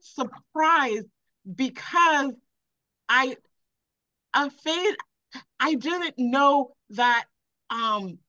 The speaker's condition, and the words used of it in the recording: Aphasia. Like I can comprehend well, but I can't repeat